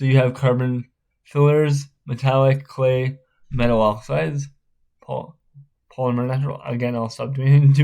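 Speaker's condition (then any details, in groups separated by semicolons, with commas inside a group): Spastic cerebral palsy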